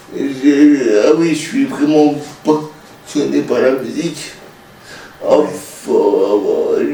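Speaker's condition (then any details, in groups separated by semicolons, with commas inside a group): Cerebral palsy; uses wheelchair; conductive education, horse riding, nearly gets out of bed alone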